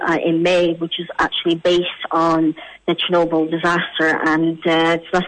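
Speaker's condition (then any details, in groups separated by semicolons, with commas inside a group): Cleft palate; congenital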